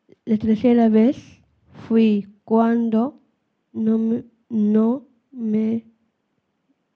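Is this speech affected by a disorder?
Yes: Down syndrome; support person Patricia Andrade of Peruvian Down syndrome society present on panel; speaks Spanish, English interpretation given after her lines.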